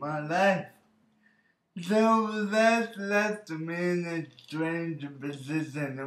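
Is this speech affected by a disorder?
Yes: birth oxygen deprivation brain injury.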